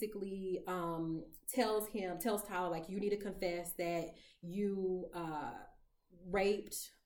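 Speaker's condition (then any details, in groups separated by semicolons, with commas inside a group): No condition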